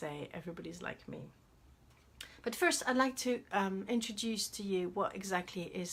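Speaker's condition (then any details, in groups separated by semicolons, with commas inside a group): No condition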